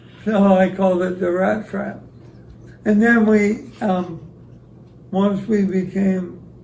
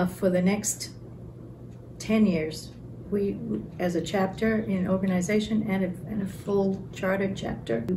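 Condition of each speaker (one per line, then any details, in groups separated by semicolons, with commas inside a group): ALS; about 25 years since diagnosis
No condition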